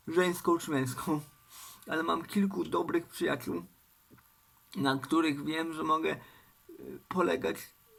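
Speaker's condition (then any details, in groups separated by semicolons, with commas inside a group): Cerebral palsy; uses wheelchair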